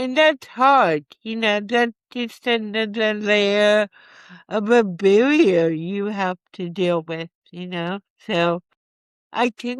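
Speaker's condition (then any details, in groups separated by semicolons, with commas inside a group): Cerebral palsy; from birth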